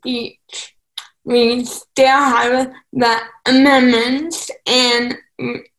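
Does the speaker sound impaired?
Yes: cerebral palsy; some mental developmental delay.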